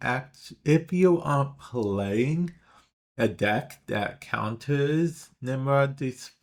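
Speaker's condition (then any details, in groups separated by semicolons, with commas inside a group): Cerebral palsy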